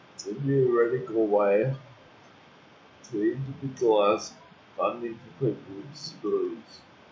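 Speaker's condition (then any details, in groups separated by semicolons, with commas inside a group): Cerebral palsy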